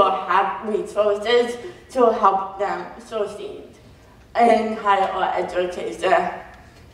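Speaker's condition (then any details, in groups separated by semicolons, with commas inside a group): Cerebral palsy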